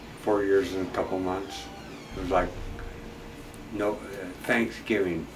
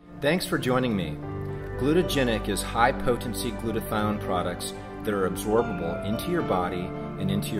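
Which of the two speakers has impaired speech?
The first: traumatic brain injury; over four years since injury, glutathione nebulization, improved balance; breathes much easier since treatment.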